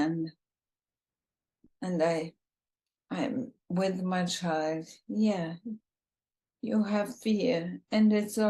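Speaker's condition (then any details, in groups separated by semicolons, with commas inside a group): ALS, bulbar form, bulbar onset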